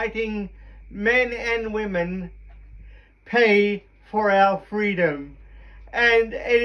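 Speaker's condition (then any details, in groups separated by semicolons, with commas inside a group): Cerebral palsy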